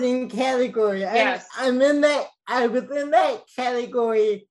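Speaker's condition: Cerebral palsy, mild

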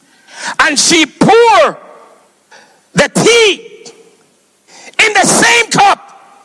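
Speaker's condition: No condition

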